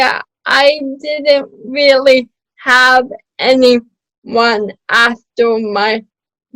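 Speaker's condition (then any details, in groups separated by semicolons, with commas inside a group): Cerebral palsy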